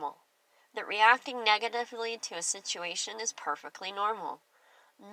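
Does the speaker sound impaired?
Yes: cleft lip and palate; clear speech.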